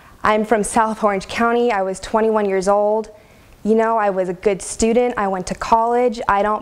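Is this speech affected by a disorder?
No.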